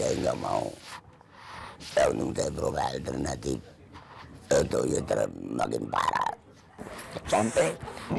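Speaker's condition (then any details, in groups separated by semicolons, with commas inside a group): Laryngeal cancer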